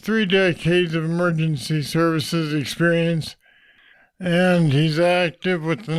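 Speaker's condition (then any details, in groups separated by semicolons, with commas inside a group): Parkinson's disease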